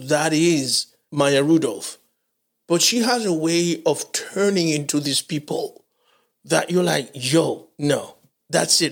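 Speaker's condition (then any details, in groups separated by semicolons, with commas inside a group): No condition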